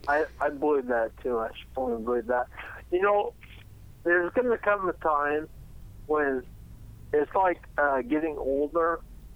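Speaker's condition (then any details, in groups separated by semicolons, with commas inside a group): Cerebellar ataxia; recent lower back MRI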